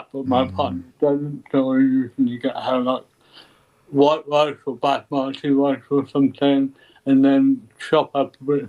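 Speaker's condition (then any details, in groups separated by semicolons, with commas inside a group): Cerebral palsy; ataxic type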